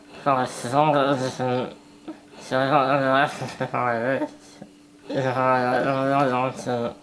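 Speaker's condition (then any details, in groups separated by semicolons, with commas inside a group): Spinal muscular atrophy type 1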